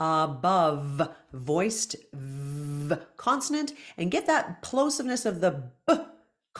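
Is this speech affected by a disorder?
No.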